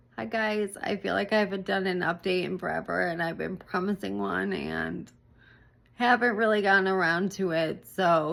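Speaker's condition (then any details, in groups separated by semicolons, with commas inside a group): ALS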